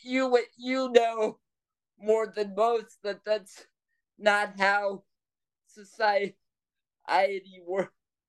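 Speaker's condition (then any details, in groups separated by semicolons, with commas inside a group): Cerebral palsy; present from birth, brain blood vessel burst acting like stroke, walker when little, power wheelchair since age five, completely non-ambulatory; trouble with breath control earlier in recording, needs to catch breath at times; breathing struggles some days affect speech, voice lags behind thoughts when excited or nervous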